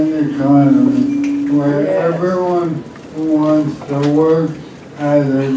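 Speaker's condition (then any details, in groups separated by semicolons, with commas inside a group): ALS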